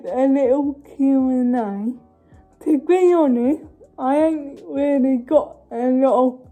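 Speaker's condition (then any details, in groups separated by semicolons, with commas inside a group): Cerebral palsy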